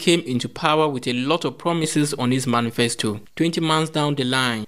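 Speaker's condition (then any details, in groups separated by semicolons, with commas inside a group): No condition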